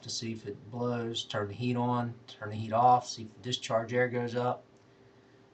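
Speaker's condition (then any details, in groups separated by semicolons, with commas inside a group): No condition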